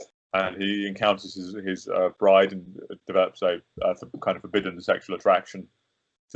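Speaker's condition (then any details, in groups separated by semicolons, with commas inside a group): No condition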